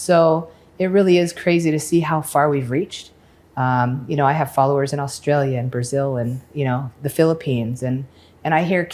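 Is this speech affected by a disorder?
No.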